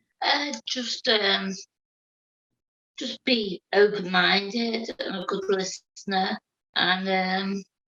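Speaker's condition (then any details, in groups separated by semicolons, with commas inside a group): Cerebral palsy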